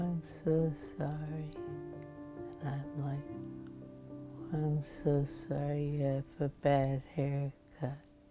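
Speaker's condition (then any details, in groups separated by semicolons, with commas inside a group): Parkinson's disease, severe; stage 5, progressing, cannot walk, stimulation treatment; breathy, weak, fatiguing speech, intelligibility varies daily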